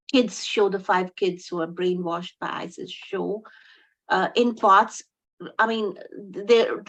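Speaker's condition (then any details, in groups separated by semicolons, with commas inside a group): No condition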